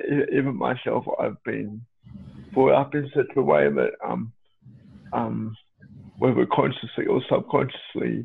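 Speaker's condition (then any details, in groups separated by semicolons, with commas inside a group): Cerebral palsy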